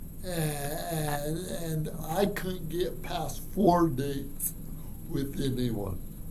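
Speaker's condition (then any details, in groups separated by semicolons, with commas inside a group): Cerebral palsy; from birth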